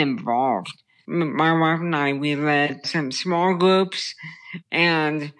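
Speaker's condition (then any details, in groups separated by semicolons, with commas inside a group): Brain stem tumor; childhood onset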